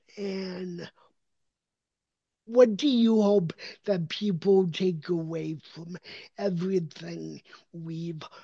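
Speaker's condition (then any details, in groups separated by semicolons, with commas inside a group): Cerebral palsy; possibly noticeable in speech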